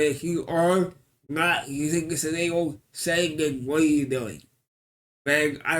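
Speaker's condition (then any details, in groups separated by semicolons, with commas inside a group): Cerebral palsy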